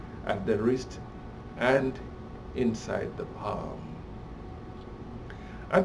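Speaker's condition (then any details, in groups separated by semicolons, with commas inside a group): No condition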